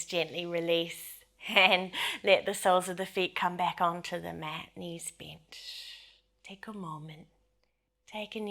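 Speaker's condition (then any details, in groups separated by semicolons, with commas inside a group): No condition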